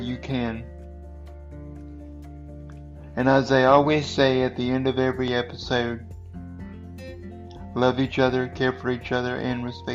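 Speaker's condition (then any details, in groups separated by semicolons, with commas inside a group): Cerebral palsy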